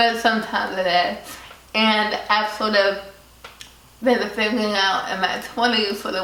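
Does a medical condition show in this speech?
Yes: cerebral palsy.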